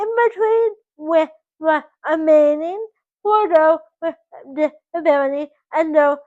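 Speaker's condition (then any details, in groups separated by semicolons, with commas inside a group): Cerebral palsy, spastic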